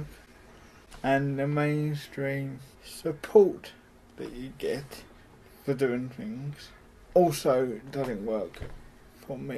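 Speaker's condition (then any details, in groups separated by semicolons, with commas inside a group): Cerebral palsy; mild, affects muscles and speech; slurred, worse when tired, childhood speech therapy, mostly understandable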